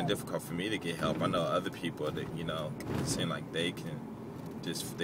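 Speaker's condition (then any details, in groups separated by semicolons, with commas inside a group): No condition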